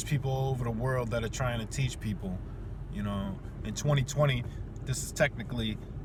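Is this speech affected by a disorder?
No.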